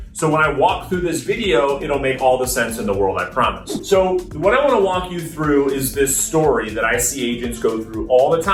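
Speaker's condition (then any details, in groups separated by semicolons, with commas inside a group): No condition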